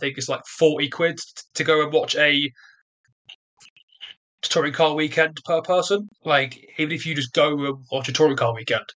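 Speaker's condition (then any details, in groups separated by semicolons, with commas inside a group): Stutter; developmental, onset early childhood, lifelong, more severe during trial, barely able to speak first six months in prison; stutters during this interview; ignores disfluencies and keeps talking, media presence trained as main focus; repeated sounds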